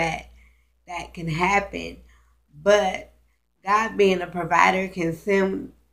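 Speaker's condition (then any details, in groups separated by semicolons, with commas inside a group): Cerebral palsy, spastic; now talking and breathing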